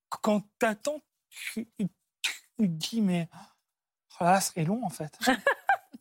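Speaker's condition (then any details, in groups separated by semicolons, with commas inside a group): Stuttering; onset at about age 4 after grandmother's throat cancer, fluent before, once misdiagnosed as Gilles de la Tourette; no attempts to control stuttering; part-word and word repetitions, frequent euh fillers; repeated words, blocks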